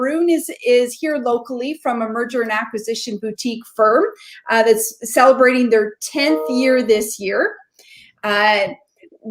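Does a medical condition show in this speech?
No.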